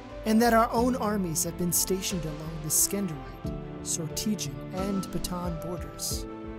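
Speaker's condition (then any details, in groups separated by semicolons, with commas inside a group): No condition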